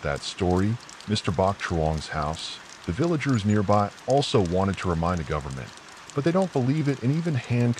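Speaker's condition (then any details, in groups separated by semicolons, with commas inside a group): No condition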